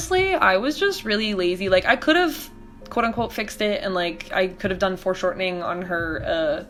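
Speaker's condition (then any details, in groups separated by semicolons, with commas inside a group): No condition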